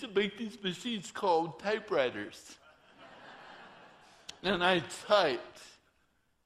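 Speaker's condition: Torsion dystonia; drug-free, walking again after 2.5 years of water therapy, body still not controllable

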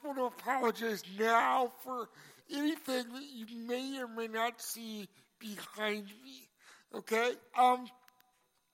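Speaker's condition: Cerebral palsy; congenital

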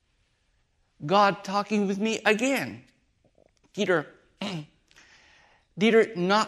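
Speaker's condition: Aphasia after stroke; could not talk, read or write at first, friend helped with talking, hard to memorize, halting telegraphic sentences

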